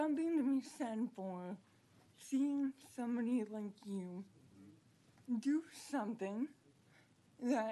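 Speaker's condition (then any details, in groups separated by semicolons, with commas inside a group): Cerebral palsy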